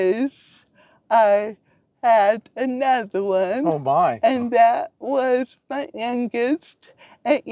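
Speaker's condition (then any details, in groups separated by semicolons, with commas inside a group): Cerebral palsy; from birth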